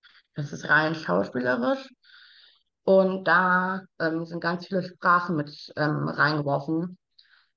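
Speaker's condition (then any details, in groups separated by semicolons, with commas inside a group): Down syndrome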